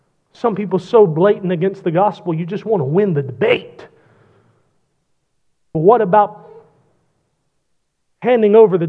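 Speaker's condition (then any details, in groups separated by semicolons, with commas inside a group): No condition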